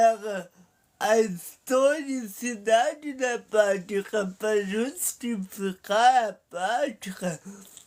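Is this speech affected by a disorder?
Yes: paralysis.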